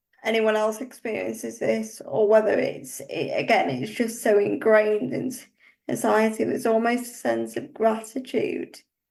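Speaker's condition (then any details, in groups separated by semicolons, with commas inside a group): Cerebral palsy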